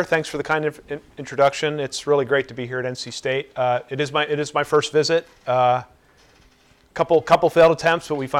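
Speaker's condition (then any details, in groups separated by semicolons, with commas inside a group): No condition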